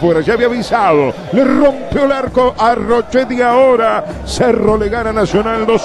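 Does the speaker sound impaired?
No.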